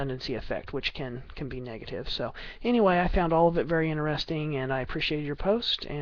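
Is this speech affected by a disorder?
No.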